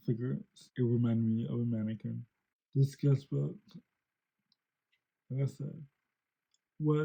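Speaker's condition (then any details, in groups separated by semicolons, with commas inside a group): Cerebral palsy; since birth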